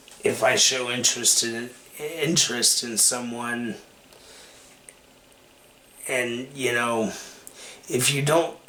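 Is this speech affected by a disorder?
Yes: cerebral palsy; takes medication.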